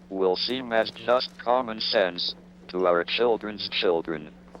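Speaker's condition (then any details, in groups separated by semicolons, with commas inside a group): Motor neurone disease, speech-generating device; rare form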